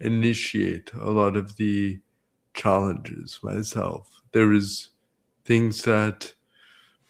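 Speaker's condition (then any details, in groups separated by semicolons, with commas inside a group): Cerebral palsy; present from birth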